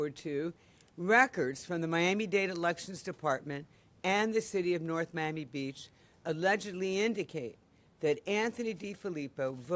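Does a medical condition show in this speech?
No.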